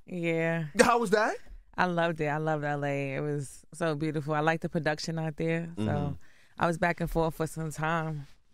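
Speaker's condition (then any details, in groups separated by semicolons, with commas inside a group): No condition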